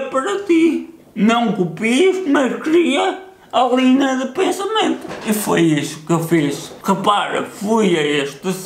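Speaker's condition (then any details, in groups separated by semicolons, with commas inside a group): Cerebral palsy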